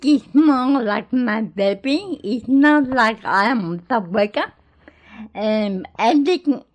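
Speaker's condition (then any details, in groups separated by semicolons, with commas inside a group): Cerebral palsy; cerebral palsy from childhood, born in Greece, cannot move without some support; had speech problems in childhood, began talking after attending Gruella school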